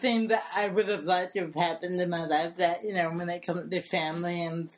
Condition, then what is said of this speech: Cerebral palsy. I mean, I've had speech therapy because my disability affects my speech.